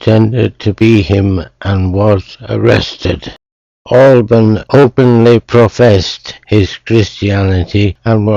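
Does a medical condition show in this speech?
Yes: motor neuron disease.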